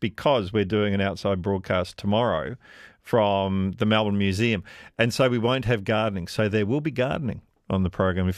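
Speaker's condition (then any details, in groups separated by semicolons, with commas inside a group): No condition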